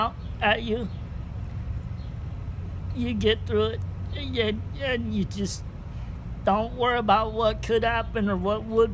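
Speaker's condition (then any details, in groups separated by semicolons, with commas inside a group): Cerebral palsy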